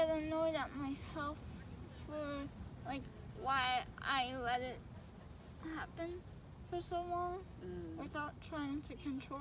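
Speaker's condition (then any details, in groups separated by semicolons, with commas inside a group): Cerebral palsy; affects all four limbs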